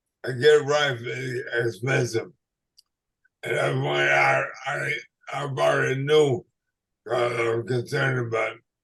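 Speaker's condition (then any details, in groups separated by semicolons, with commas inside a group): ALS/MND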